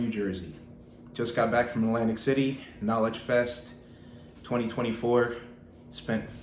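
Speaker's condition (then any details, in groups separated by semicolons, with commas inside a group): No condition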